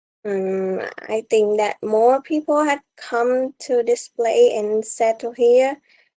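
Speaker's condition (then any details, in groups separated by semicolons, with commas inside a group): No condition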